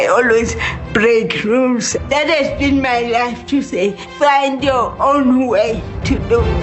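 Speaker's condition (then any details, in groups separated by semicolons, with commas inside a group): Cerebral palsy; moderate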